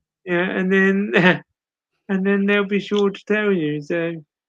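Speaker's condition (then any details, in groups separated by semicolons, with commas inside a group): Cerebral palsy; speech impairment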